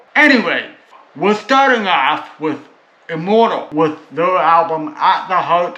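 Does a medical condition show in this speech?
Yes: cerebral palsy.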